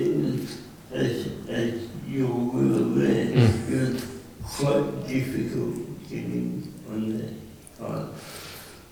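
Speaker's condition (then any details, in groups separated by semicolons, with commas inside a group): Cerebral palsy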